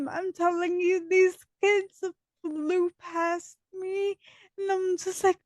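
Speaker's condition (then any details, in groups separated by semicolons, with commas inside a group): Dystonia; dystonia from infancy, DBS implanted, wheelchair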